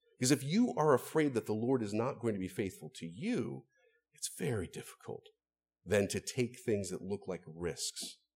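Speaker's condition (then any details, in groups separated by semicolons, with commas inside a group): No condition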